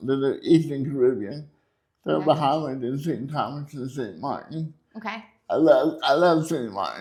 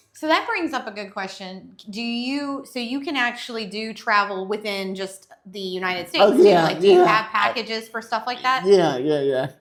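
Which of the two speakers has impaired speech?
The first: cerebral palsy.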